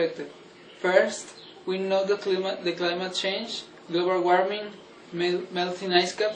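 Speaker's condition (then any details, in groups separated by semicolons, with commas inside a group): No condition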